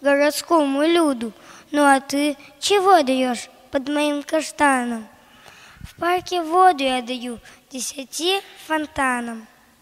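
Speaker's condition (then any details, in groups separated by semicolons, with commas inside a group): No condition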